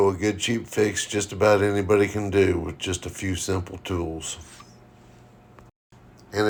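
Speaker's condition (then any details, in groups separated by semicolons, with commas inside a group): No condition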